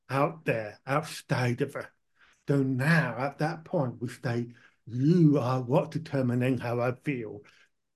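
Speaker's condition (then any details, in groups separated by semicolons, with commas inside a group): Profound deafness; speech not too bad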